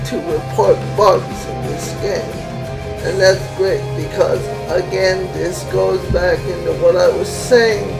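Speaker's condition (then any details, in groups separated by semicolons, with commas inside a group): Cerebral palsy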